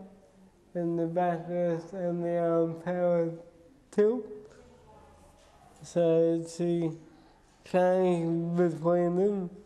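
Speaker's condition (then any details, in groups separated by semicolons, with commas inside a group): Cerebral palsy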